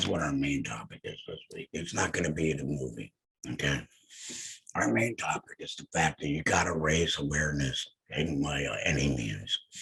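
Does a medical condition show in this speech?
Yes: head and neck cancer; voice lost.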